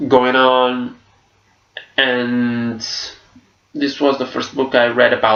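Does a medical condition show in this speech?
No.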